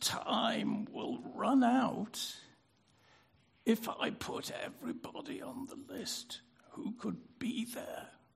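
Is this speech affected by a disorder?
Yes: spasmodic dysphonia; spastic dysphonia, spasmodic dystonia subtype, ENT exam with nasal camera, cause unknown, no known cure; catch in voice, lost resonance, speaking hard, easier with use but tires, lost three-octave singing range.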